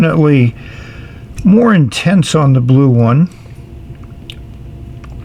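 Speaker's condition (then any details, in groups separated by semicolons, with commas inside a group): No condition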